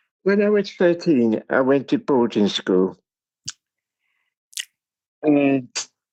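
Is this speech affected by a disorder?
Yes: cerebral palsy.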